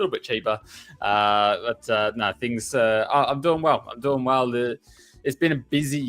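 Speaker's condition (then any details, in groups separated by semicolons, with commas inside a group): No condition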